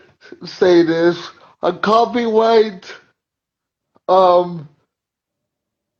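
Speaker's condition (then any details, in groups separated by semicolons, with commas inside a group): Cerebral palsy; uses wheelchair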